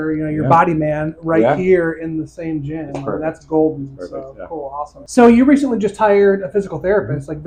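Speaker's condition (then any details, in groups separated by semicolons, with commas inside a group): No condition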